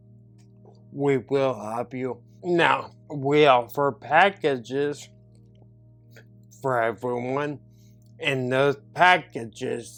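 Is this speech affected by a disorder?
Yes: neurological disability (takes dalfampridine).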